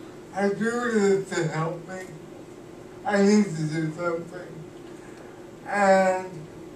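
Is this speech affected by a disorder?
Yes: cerebral palsy; cannot walk, uses wheelchair.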